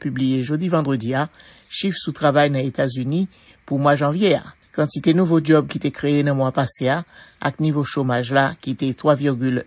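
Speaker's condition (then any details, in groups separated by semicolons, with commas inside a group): No condition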